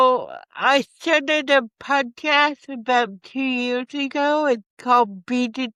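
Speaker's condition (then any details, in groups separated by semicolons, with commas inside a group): Cerebral palsy; from birth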